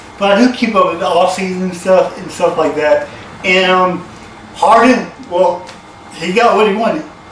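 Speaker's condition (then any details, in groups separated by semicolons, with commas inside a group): Cerebral palsy; from birth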